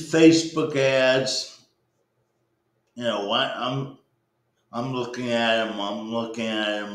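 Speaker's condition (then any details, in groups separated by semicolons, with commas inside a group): Cerebral palsy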